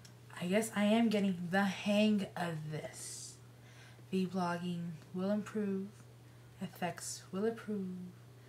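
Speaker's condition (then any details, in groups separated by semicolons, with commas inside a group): No condition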